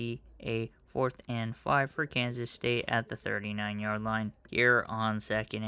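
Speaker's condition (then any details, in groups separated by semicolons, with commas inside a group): No condition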